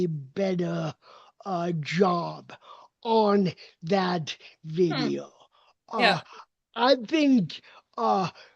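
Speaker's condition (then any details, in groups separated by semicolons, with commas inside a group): Cerebral palsy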